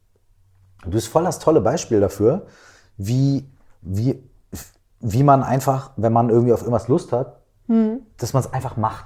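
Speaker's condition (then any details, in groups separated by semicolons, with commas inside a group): No condition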